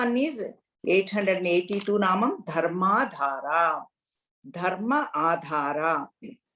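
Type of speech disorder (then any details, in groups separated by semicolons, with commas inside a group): None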